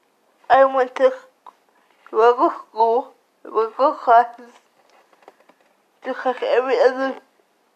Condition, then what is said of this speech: Cerebral palsy. It affects my whole body, and I have a slur when I speak.